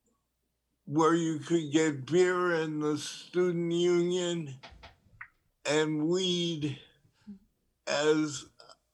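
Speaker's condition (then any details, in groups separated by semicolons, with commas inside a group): Parkinson's disease; diagnosed over 9 years ago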